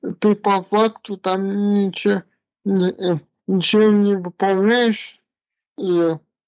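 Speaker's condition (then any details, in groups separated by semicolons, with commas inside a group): Cerebral palsy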